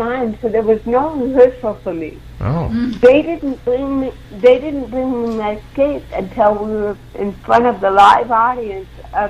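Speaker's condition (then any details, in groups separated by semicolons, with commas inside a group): Cerebral palsy; involuntary movements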